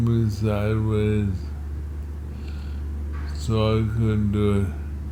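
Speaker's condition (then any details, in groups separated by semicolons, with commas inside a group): Multiple sclerosis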